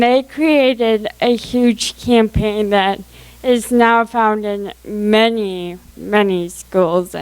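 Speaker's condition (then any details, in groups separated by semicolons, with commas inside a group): Cerebral palsy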